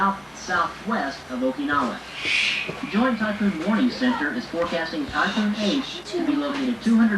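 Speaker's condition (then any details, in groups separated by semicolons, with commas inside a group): No condition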